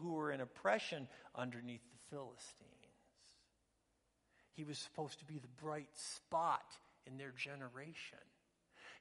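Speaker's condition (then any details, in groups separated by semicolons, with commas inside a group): No condition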